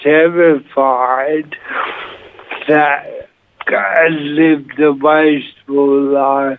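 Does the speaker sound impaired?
Yes: motor neuron disease, severe; onset in feet, walking stick, then chair, then bed-bound, now no physical movement; final stages, diagnosed over 4-5 years ago, mask ventilator, 2 minutes' survival without, Calvary Healthcare Bethlehem palliative inpatient; speaking extremely difficult, pauses to breathe through mask, Stephen Scoff and Scott Benton repeat words.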